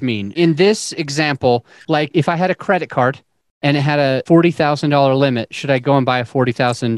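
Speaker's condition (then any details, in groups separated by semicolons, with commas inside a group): No condition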